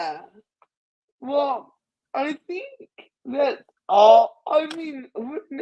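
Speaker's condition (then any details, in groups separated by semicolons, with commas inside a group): Cerebral palsy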